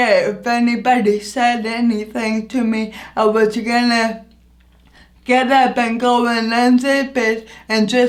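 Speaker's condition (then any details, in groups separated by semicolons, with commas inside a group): Anoxic brain injury; injury affects voice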